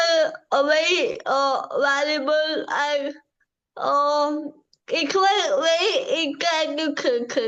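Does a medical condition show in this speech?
Yes: cerebral palsy; from birth.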